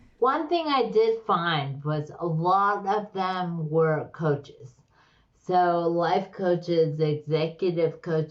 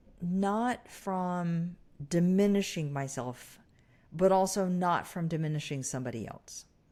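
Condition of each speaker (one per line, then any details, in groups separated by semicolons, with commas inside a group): Slurred speech; brain condition, weakness, stroke-like
No condition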